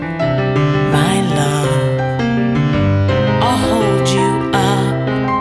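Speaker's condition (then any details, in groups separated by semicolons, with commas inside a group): No condition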